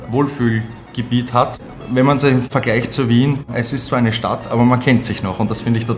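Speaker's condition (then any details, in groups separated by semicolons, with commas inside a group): No condition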